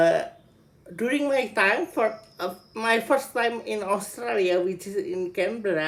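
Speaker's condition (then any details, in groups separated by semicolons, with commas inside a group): Cerebral palsy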